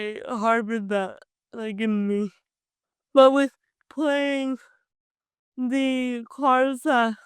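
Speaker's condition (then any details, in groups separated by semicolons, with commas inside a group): Cerebral palsy; from birth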